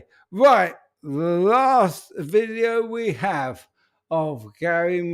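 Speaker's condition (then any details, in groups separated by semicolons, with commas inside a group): ALS; speech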